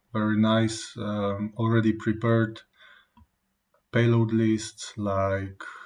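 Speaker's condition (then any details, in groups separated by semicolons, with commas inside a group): No condition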